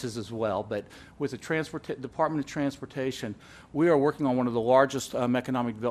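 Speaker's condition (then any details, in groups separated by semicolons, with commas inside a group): No condition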